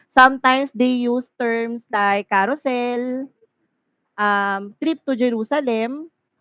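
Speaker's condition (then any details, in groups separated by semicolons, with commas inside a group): No condition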